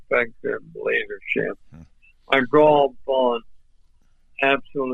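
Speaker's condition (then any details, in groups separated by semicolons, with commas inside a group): ALS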